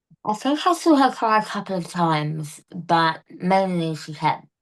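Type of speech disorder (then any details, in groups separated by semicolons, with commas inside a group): Speech after partial glossectomy; tongue cancer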